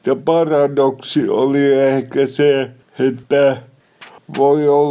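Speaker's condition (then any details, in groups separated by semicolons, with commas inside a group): Cerebral palsy; from birth, hypoxia when stuck on mother's tailbone during delivery, mainly mobility impairment, limits movement, speech; Nigerian assistant acts as hands for 7 years, turns book pages, helps make sign of cross; somewhat unclear, self-described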